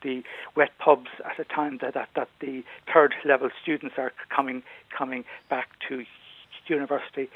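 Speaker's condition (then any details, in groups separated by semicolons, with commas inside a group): Stammer; stammer since childhood; much easier with age; varies, better when relaxed, worse when tired or anxious, lecturing needs extra preparation; repeated sounds, repeated words, prolonged sounds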